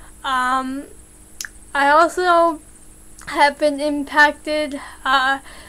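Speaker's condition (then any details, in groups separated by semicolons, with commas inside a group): Cerebral palsy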